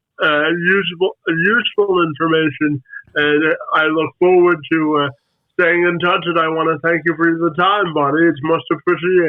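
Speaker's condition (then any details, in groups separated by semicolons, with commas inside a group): Spastic quadriplegic cerebral palsy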